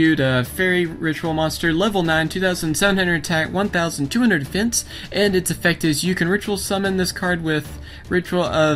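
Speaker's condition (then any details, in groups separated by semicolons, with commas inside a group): No condition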